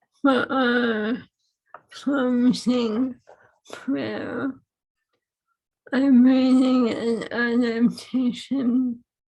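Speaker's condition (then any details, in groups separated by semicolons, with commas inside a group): ALS; swallowing lost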